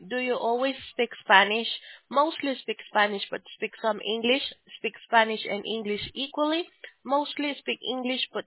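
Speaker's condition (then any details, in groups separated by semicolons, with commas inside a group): No condition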